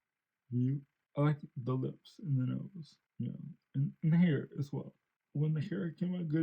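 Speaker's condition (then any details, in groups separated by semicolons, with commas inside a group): Cerebral palsy; since birth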